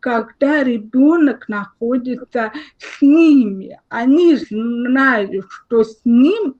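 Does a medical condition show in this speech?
Yes: cerebral palsy, spastic diplegia.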